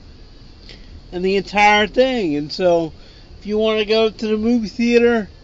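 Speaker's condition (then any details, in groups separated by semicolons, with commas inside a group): Cerebral palsy; wheelchair user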